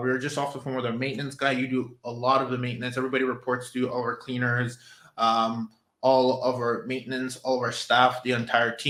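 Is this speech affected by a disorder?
No.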